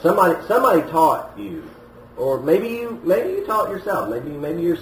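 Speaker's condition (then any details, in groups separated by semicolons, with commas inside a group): No condition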